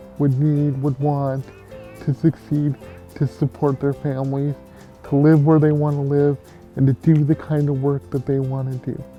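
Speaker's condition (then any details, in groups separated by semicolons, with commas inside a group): Cerebral palsy; from birth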